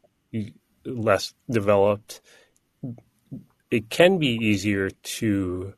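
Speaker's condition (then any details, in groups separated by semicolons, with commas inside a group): Stuttering; no stuttering when singing, singing uses a different neural pathway; prolonged sounds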